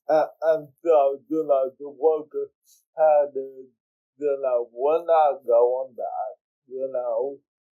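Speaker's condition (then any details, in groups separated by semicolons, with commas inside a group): Cerebral palsy; speech therapy in childhood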